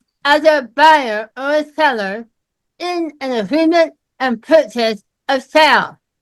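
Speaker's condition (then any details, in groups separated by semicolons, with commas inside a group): Myasthenia gravis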